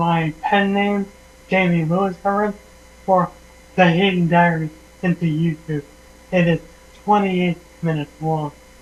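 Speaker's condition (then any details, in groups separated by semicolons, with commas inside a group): Traumatic brain injury; had tracheostomy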